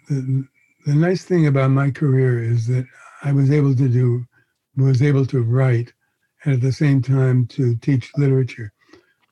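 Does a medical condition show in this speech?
Yes: Parkinson's disease; onset around 81st birthday, face frozen like a mask at diagnosis, confirmed by neurologist.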